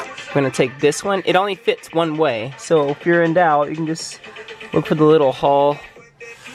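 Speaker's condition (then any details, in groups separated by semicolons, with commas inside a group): No condition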